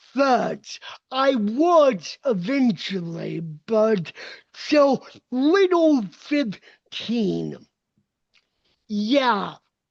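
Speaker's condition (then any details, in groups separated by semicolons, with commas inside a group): Cerebral palsy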